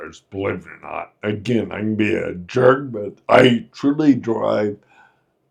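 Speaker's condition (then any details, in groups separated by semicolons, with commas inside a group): Friedreich's ataxia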